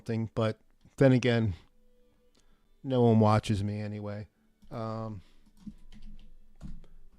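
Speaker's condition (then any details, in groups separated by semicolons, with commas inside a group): No condition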